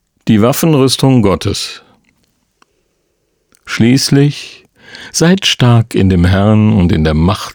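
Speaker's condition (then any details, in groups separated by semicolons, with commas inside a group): No condition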